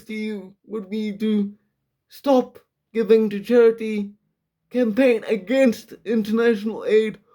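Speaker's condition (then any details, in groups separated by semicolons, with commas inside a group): Quadriplegic cerebral palsy, severe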